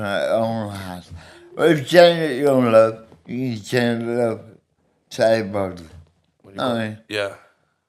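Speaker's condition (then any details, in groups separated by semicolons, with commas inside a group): Medication-induced speech impediment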